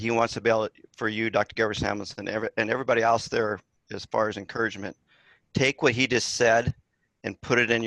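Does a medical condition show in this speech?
No.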